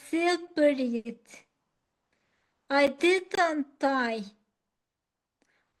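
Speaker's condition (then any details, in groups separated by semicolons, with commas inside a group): Acquired ataxia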